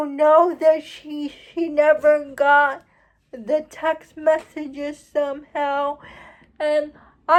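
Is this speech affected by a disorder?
Yes: cerebral palsy; uses wheelchair.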